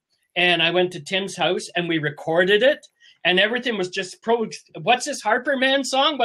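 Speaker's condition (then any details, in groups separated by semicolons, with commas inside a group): No condition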